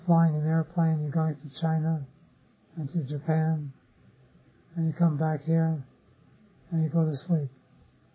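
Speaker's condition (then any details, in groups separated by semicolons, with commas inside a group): Parkinson's disease; others offer remedies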